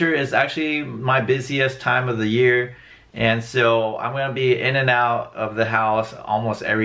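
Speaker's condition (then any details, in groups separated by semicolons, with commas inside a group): No condition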